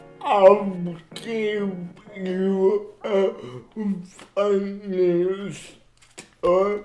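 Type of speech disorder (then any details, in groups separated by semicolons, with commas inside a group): Slurred speech; cerebral palsy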